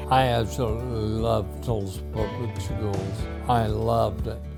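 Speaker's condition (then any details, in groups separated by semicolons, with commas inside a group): ALS; few months since diagnosis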